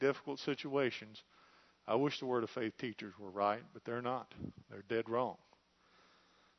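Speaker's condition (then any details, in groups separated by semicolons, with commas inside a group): No condition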